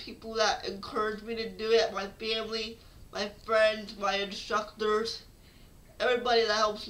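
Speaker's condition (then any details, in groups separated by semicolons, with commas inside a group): Cerebral palsy; affects speech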